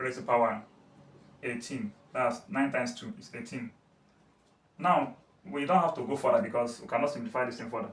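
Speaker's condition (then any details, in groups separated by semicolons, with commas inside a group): No condition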